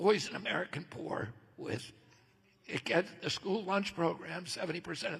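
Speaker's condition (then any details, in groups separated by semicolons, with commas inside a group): No condition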